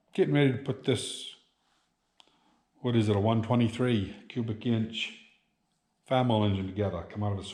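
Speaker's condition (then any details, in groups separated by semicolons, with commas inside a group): No condition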